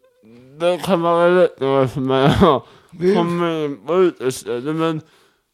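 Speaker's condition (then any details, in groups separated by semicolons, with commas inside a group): Cerebral palsy; wheelchair user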